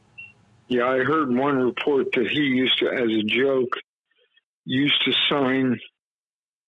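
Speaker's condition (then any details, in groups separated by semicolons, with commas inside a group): Cerebral palsy; diagnosed at three days old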